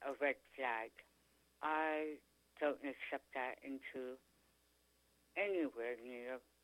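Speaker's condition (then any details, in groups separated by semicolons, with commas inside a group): Tongue cancer; swallow or eat after surgery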